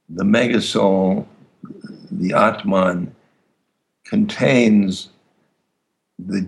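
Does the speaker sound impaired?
Yes: aphasia after stroke; aphasia caused by stroke; words come out slowly, long silences, harder to weave complex stories, formerly gifted orator.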